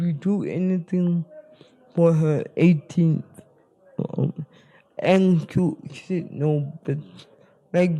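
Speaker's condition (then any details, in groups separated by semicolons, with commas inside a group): Spastic cerebral palsy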